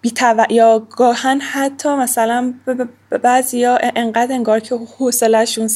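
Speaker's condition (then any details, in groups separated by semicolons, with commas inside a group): Stuttering; treatment tried several times, never fully cured, worsens with age and stress, worse since thyroid cancer two years ago; stuttering worse than ever during recording; filler phrases to avoid blocking, word substitution, fluent in some situations, reading aloud difficult; prolonged sounds, blocks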